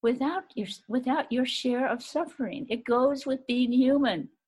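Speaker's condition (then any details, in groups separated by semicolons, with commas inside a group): No condition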